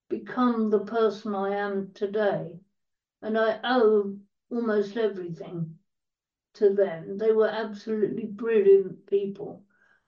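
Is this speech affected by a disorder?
Yes: cerebral palsy; quadriplegia, wheelchair user, totally blind from 15, partially deaf, treated 4-19 at Bowbath Cerebral Palsy Centre; dictated book to Steve who typed, speaks fast when in full flow.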